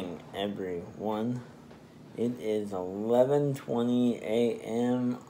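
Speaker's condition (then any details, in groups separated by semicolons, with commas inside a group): Spastic diplegia cerebral palsy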